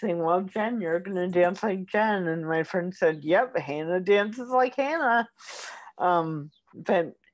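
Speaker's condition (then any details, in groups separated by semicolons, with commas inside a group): Cerebral palsy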